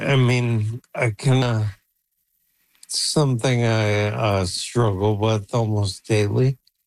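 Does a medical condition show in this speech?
Yes: ALS; Neuralink N1 brain implant, Toronto Western Hospital trial, voice banked through 11 labs, age 48; implant received about 3 months ago, controls computer by thought, communicating by computer; voice declining, expects soon to lose ability to talk, plans Neuralink-driven 11 labs AI voice.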